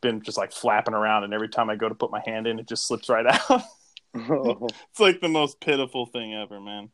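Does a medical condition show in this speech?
No.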